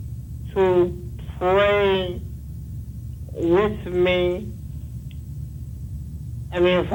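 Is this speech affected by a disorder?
Yes: cerebral palsy.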